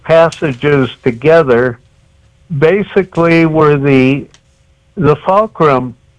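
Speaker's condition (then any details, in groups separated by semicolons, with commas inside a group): Cerebral palsy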